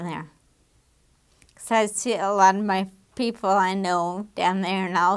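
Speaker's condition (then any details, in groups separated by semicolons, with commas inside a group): Damaged diaphragm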